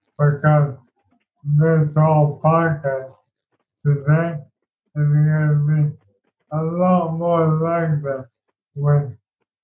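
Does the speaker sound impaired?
Yes: ALS.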